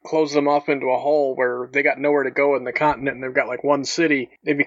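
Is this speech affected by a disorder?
No.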